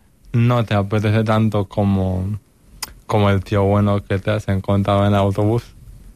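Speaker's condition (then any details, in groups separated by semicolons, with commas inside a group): Cerebral palsy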